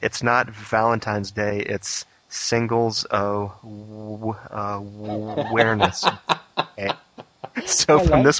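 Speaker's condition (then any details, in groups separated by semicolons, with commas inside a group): Stuttering; long concealed before coming out about it, now openly acknowledged; repeated sounds, prolonged sounds, blocks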